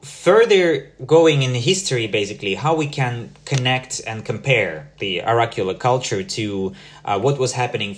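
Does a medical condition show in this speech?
No.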